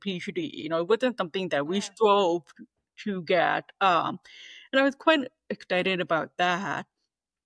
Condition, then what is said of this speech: Deafness. I also have speech, and I communicate primarily through oral communication because that's how